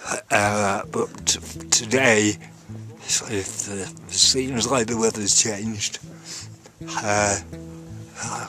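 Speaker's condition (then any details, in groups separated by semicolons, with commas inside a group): Cerebral palsy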